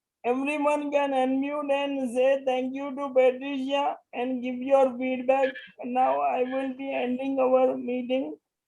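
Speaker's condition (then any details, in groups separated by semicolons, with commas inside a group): Motor neuron disease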